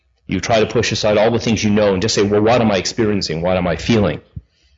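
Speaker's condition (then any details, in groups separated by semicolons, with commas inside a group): No condition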